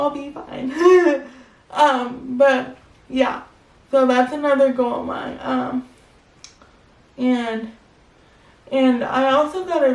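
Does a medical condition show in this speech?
Yes: spastic quadriplegic cerebral palsy.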